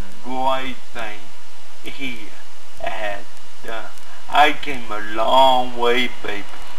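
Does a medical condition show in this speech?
Yes: cerebral palsy.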